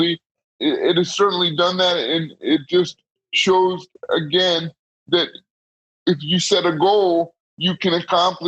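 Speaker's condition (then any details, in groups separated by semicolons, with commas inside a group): Cerebral palsy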